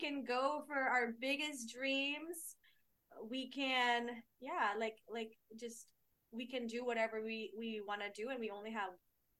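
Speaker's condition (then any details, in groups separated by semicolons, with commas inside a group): Stuttering; stuttering since childhood, grew up in the Philippines, covert, never had speech therapy, Self-Coaching Scholars curriculum by Brooke Castillo; fluency varies by month and day, some days cannot use phone without stuttering; blocks, stumbles on words, switches words to sound fluent, cannot swap medical terms, stutters less when confident; repeated words, prolonged sounds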